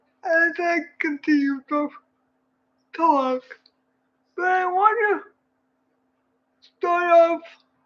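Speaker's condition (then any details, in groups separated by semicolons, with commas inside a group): Cerebral palsy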